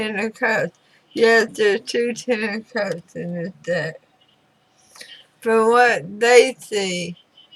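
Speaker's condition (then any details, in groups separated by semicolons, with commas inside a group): Throat cancer radiation damage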